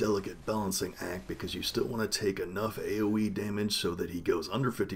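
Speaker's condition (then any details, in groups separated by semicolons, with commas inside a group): No condition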